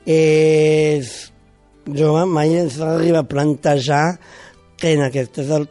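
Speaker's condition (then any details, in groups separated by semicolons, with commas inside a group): Down syndrome; congenital, born with it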